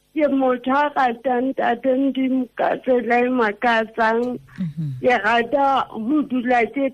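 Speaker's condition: Cerebral palsy; affects speech

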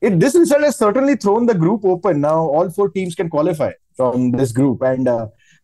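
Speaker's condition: No condition

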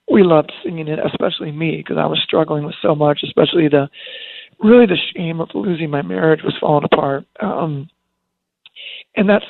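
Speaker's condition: Spasmodic dysphonia; scratchy voice even on phone, not improved, slightly worse, mostly stable

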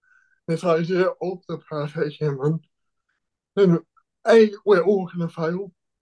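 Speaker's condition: Cerebral palsy

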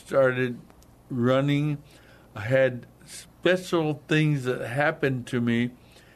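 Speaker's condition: Hemorrhagic stroke, hemorrhagic, basal ganglia; talks funny, voice stressed tonight, speaks slowly and deliberately to be understood, daughter Stacy helps

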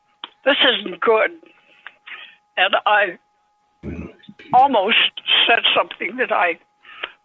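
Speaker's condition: Parkinson's disease; age 90

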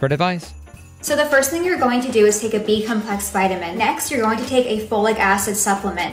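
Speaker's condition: No condition

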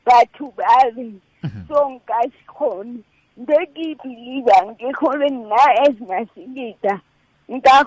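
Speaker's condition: Cerebral palsy; since childhood

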